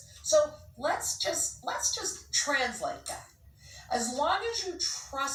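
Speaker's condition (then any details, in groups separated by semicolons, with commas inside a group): No condition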